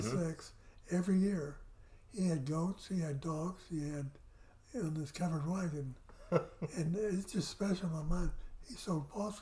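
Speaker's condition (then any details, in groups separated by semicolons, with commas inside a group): Parkinson's; affects voice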